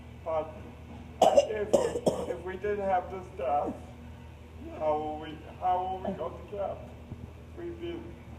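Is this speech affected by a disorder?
Yes: cerebral palsy; uses a lift for transfers.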